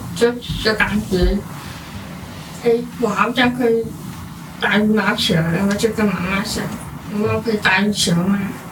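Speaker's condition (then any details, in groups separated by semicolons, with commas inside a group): Hearing impairment; formerly reluctant to speak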